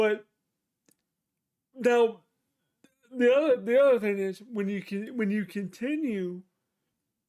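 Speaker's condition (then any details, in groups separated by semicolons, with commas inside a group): Cerebral palsy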